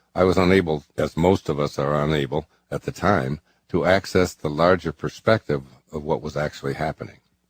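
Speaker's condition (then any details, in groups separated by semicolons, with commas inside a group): No condition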